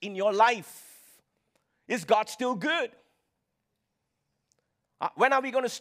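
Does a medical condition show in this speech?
No.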